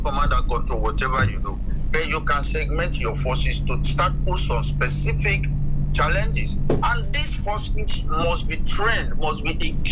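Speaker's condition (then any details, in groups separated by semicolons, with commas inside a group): No condition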